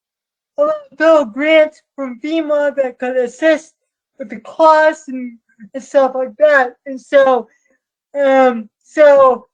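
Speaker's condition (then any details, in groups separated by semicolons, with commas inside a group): Cerebral palsy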